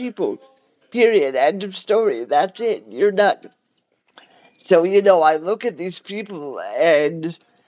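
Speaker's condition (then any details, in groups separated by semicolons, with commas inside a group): Cerebral palsy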